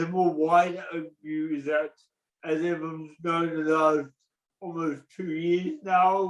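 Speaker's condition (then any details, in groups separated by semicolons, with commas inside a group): Cerebral palsy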